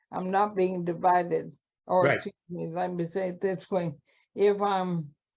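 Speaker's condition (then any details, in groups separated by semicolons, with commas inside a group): ALS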